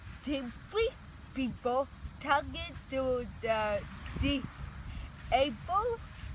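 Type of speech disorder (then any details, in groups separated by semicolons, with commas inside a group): Apraxia of speech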